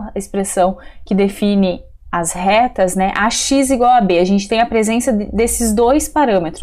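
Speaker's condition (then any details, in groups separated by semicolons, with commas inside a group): No condition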